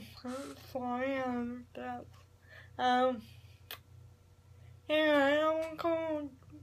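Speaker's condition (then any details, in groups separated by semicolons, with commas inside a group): Cerebral palsy; with developmental delays, since birth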